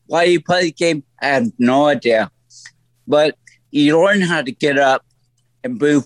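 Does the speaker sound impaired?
Yes: stroke; lay on floor 8 hours before help, voice affected; voice altered since stroke, lasting effect.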